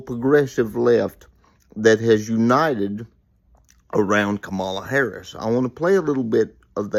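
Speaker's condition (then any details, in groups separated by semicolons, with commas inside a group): Cerebral palsy; reports speaking clearly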